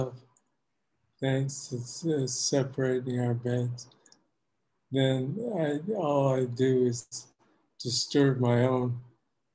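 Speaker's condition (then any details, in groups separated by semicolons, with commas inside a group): Parkinson's disease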